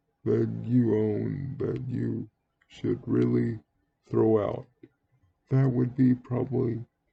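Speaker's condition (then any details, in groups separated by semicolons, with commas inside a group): Cerebral palsy; wheelchair user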